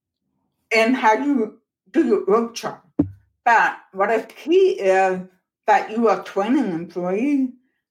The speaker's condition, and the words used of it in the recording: Deafness. I also ran into what you're describing, being shunned because I speak or wear a bionic ear.